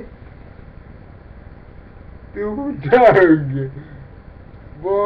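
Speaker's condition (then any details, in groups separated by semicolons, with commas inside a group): Cerebral palsy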